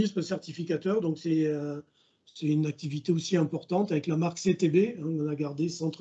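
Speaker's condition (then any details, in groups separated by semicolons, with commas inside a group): No condition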